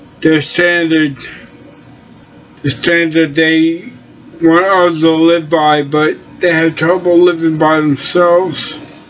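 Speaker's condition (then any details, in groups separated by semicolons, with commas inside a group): Cerebellar ataxia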